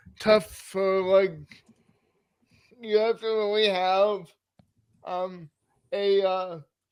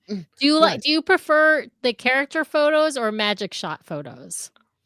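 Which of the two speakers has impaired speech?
The first: cerebral palsy.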